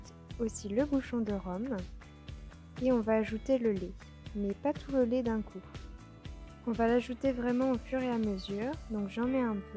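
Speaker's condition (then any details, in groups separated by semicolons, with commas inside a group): No condition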